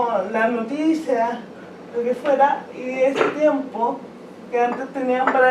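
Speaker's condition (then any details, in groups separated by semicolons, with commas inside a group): Cerebral palsy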